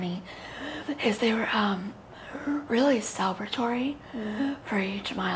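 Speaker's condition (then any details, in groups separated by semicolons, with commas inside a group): Cerebral palsy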